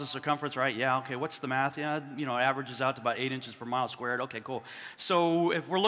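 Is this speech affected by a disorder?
No.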